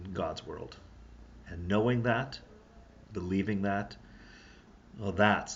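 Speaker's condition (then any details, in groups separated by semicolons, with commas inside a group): No condition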